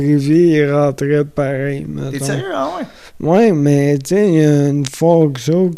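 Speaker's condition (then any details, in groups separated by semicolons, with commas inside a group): Amyotrophic lateral sclerosis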